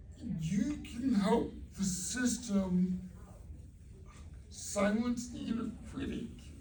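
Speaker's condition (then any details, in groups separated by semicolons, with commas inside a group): Cerebral palsy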